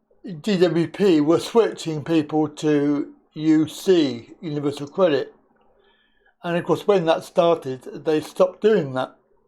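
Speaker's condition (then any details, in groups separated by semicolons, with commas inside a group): Cerebral palsy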